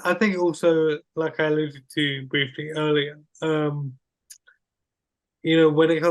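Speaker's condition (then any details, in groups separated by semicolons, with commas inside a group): Cerebral palsy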